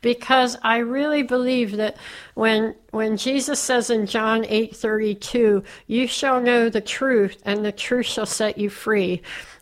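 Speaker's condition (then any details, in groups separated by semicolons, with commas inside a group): Cleft palate; speech impediment while growing up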